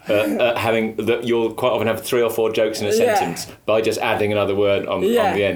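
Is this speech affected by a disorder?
No.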